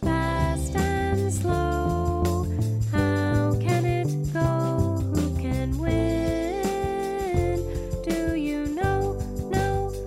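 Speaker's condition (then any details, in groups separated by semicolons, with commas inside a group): No condition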